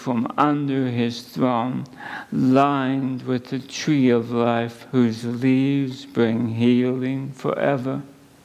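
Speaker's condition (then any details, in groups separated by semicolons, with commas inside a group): ALS; at least a couple of months since diagnosis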